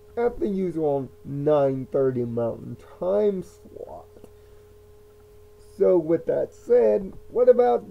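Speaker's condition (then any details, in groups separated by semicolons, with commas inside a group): Cerebral palsy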